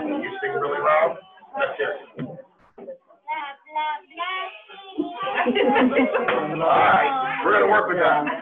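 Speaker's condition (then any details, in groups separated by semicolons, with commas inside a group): No condition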